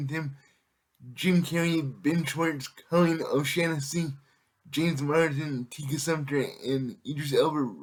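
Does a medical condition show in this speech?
Yes: cerebral palsy; able to speak.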